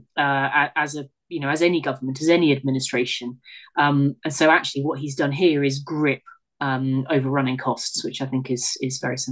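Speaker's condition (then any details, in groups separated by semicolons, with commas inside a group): No condition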